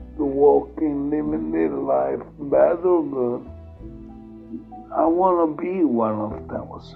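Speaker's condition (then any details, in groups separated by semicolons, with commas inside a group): Multiple sclerosis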